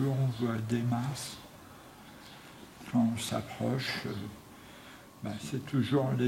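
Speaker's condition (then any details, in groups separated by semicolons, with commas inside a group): Tongue cancer; tracheostomy after surgery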